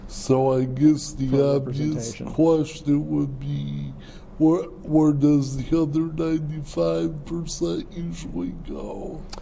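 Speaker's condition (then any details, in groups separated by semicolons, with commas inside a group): Cerebral palsy; present from birth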